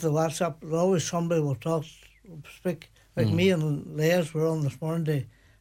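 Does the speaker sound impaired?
Yes: Parkinson's; Parkinson's diagnosed about 14 years ago, hand tremor and shake led to diagnosis; uses watch-like device called Beach Band, medication mentioned.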